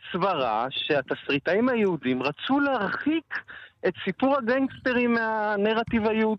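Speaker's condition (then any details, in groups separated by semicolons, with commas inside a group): No condition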